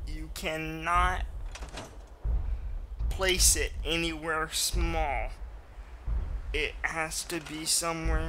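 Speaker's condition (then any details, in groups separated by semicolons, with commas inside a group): Cerebral palsy, mild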